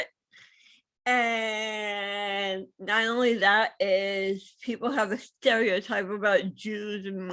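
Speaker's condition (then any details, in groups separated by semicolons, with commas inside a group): Cerebral palsy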